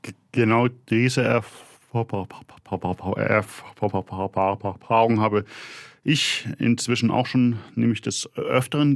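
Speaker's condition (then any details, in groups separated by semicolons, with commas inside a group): Stuttering; attended Kasseler Stottertherapie, fluency shaping approach; slight stuttering at start of recording, already beginning; stuttering more audible as episode goes on; repeated sounds, prolonged sounds, blocks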